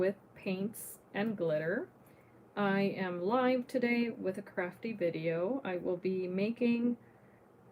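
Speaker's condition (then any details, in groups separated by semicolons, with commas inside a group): No condition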